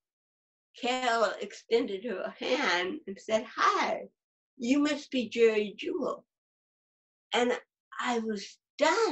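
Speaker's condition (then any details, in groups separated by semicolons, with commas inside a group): Cerebral palsy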